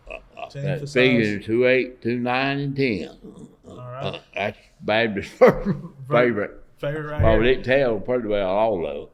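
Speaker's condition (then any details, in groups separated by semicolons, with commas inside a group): Parkinson's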